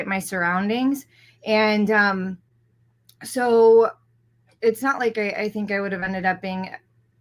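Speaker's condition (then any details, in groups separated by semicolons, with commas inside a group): No condition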